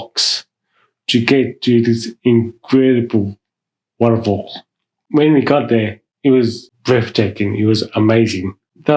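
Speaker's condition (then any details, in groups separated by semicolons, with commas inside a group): Mild cerebral palsy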